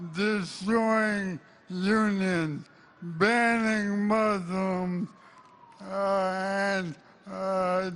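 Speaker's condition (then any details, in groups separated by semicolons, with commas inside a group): ALS; weak voice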